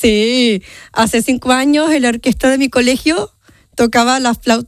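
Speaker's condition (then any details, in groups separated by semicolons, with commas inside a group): Down syndrome; age 30, mother prioritized leisure over therapy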